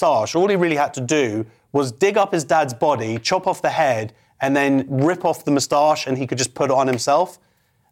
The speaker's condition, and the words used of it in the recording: None; typical speech.